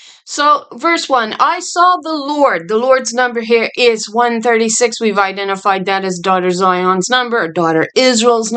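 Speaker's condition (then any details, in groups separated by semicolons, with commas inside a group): No condition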